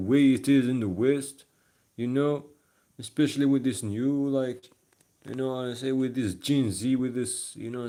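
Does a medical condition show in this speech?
No.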